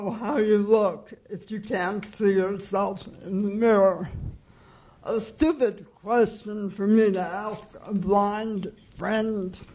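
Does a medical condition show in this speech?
Yes: cerebral palsy.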